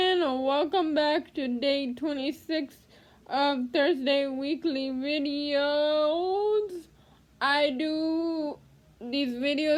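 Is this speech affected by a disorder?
Yes: cerebral palsy; speech therapy.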